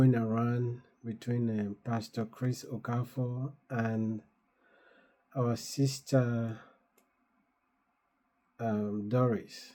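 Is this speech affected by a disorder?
No.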